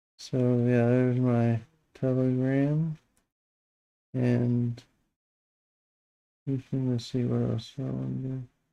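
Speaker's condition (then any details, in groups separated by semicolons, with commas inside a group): Parkinson's disease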